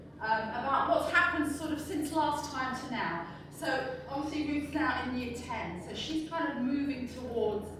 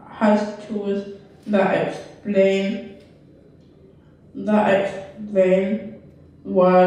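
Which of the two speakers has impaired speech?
The second: cerebral palsy; left side weaker; hand tires quickly, uses voice dictation.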